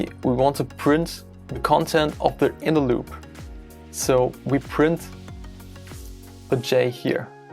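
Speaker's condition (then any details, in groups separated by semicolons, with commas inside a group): No condition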